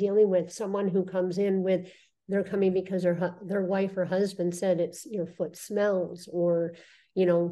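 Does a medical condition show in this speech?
Yes: cleft lip and palate; congenital.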